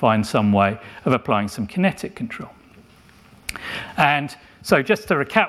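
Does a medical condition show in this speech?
No.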